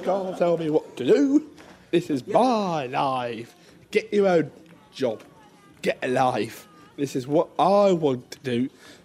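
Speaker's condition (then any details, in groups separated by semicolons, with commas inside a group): Down syndrome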